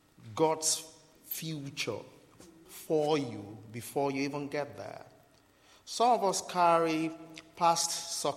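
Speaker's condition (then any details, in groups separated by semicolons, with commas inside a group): No condition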